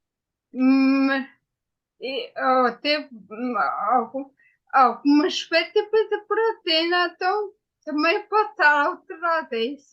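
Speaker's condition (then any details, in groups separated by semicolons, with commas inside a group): Ataxia after brain injury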